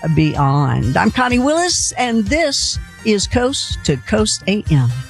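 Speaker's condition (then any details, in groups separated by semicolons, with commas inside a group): No condition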